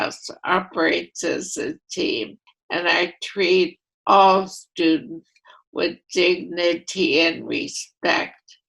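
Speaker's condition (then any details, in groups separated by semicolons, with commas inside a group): Primary lateral sclerosis; voice affected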